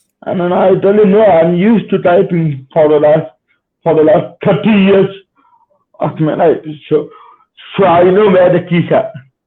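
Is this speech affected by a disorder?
Yes: cerebral palsy; spastic type.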